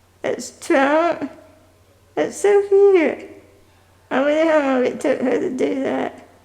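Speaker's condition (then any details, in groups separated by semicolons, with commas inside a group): Spinal muscular atrophy type 2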